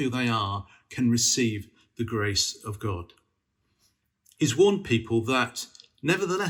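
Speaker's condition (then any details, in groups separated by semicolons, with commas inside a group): No condition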